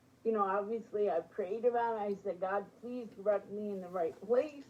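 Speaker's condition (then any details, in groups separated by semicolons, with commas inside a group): Spastic quadriplegic cerebral palsy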